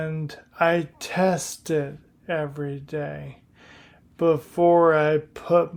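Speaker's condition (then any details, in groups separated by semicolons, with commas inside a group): Primary lateral sclerosis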